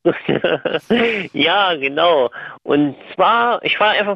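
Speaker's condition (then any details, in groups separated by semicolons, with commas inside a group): Cleft lip and palate; jaw and palate, visible facial difference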